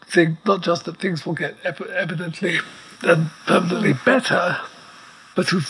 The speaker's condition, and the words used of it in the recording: ALS (motor neuron disease). He also needs to be breathing with the help of a respirator, which you might hear a little bit in the background.